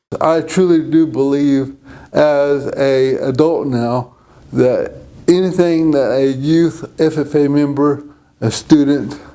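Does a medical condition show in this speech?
Yes: cerebral palsy; present from birth.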